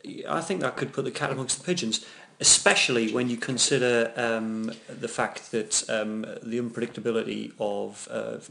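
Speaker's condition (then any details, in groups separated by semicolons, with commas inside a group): No condition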